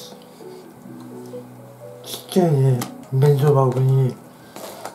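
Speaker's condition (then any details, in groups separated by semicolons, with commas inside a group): Tongue cancer, partial glossectomy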